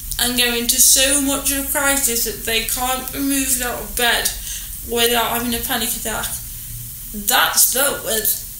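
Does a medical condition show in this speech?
Yes: cerebral palsy; relies on power chair, needs help with eating, drinking and all daily tasks, employs own staff team.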